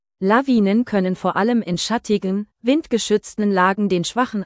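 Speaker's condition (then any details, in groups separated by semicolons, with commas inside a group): No condition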